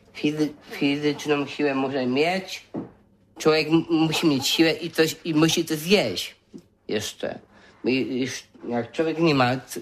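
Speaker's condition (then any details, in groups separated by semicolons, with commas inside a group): Down syndrome; intellectual disability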